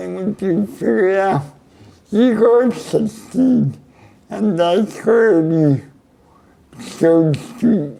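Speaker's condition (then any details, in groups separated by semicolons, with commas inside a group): Cerebral palsy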